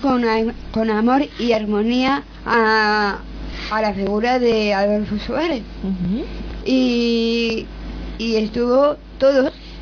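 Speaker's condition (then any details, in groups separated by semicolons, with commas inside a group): Down syndrome; reads news item aloud on live radio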